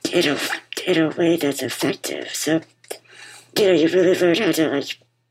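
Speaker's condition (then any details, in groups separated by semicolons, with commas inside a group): Muscular dystrophy; congenital form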